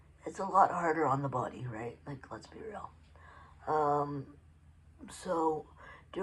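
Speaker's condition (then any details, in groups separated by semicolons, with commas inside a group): Cerebral palsy; predominantly physical; about four decades, functional decline, uses sit-to-stand lift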